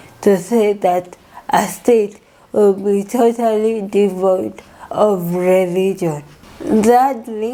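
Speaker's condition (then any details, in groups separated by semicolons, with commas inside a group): Cerebral palsy; from birth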